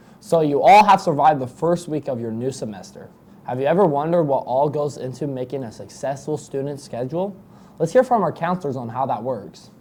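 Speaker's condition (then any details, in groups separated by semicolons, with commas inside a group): No condition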